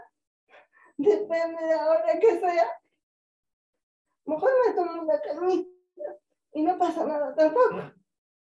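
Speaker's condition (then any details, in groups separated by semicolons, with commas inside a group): Cerebral palsy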